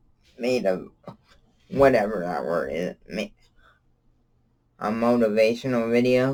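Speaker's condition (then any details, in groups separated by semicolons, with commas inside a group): Cerebral palsy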